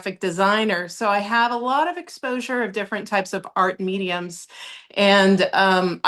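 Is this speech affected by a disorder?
No.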